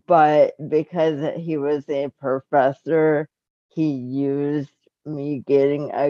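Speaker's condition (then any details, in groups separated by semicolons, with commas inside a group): Cerebral palsy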